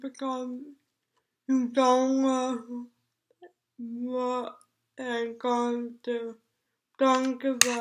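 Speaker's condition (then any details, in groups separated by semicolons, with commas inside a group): Cerebral palsy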